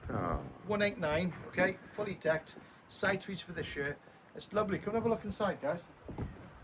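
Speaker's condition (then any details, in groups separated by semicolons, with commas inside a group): No condition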